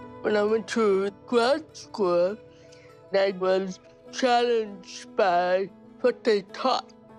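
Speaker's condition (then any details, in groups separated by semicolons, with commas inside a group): Cerebral palsy; speech therapy by age four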